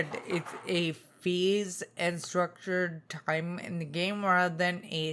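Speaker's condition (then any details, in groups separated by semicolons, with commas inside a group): Spinocerebellar ataxia type 2, SCA2; tongue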